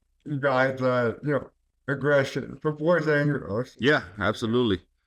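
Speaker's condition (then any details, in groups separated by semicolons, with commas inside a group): Cerebral palsy; caused by stroke at birth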